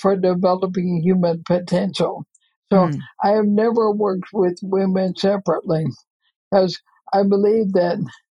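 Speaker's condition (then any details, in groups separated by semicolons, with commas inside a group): ALS; estimated little over a year to live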